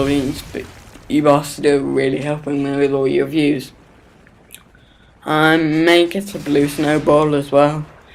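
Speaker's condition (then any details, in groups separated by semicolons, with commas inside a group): Cerebral palsy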